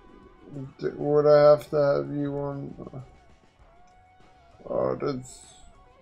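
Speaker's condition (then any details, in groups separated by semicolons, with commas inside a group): Quadriplegic cerebral palsy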